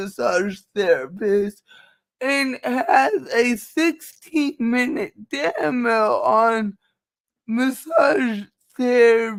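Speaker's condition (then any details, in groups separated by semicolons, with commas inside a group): Cerebral palsy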